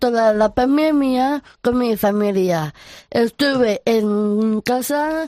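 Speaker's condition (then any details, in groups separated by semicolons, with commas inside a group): Down syndrome; congenital, extra chromosome 21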